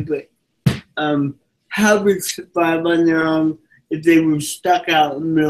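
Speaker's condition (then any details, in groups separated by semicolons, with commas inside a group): Cerebral palsy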